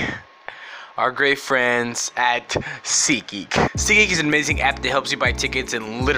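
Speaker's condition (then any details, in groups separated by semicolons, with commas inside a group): No condition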